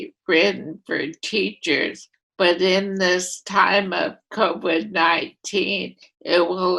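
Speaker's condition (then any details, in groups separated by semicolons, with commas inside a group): Primary lateral sclerosis; voice affected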